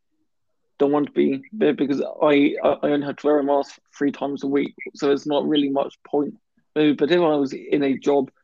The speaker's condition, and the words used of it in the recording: Stuttering. So I've had people take me to the wrong place within the supermarket because they thought I said something else and they can't tell that I've been stammering.